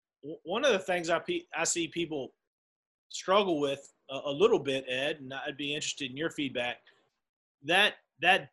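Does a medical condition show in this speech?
No.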